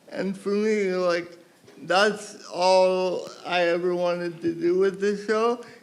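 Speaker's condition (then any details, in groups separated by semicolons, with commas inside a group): Cerebral palsy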